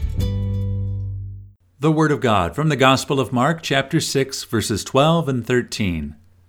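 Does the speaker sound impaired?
No.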